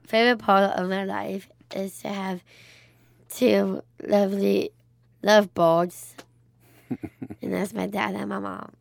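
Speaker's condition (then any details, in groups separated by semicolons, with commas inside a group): Down syndrome; congenital, present from birth, recognized at birth, confirmed by doctors soon after; age 19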